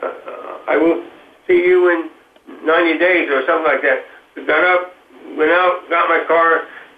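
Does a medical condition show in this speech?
Yes: Parkinson's disease; Parkinson's diagnosed five years ago, stutter since at least college years; Parkinson's attacks the jaw.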